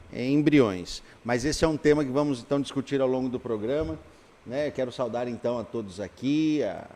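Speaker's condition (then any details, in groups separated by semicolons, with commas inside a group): No condition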